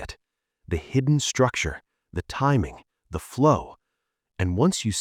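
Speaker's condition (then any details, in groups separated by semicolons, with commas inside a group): No condition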